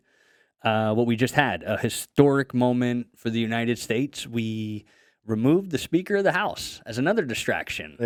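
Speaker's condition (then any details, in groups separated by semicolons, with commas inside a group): No condition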